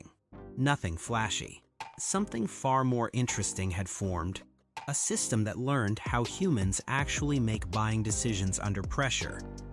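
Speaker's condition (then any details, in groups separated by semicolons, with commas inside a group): No condition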